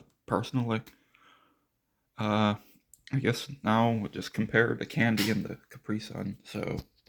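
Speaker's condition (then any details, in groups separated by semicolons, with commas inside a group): No condition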